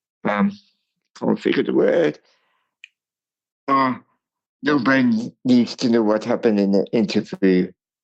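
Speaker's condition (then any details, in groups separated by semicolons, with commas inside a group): Cerebral palsy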